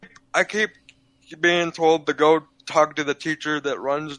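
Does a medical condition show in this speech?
Yes: cerebral palsy; physical only, present from birth, born prematurely.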